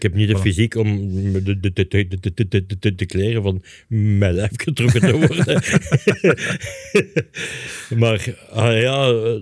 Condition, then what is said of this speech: Stuttering. Ik heb een heel stuk van mijn tong weg.